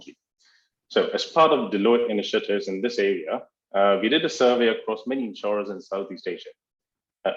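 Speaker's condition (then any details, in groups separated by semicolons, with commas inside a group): No condition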